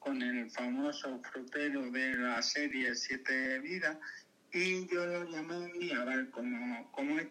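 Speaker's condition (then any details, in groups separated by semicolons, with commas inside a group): Cerebral palsy; lifelong physical motor disability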